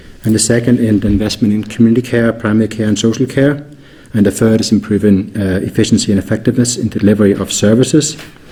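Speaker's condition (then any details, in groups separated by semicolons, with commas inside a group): No condition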